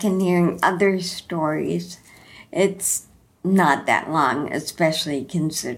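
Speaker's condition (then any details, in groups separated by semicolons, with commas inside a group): Friedreich's ataxia; slurred speech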